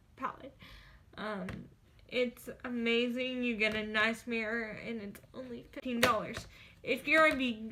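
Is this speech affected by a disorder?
Yes: cerebral palsy, spastic.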